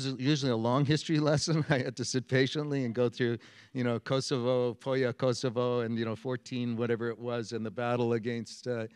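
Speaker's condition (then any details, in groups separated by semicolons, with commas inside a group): No condition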